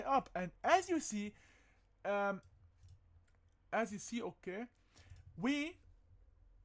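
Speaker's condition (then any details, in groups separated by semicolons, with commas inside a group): No condition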